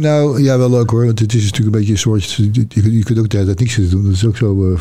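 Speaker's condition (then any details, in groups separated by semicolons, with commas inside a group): Parkinson's disease; about two years since diagnosis, boxing classes for Parkinson's patients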